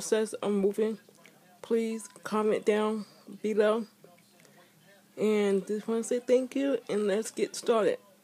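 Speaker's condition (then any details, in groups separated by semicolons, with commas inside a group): Speech impairment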